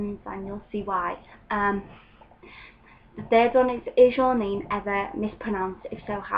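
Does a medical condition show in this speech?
No.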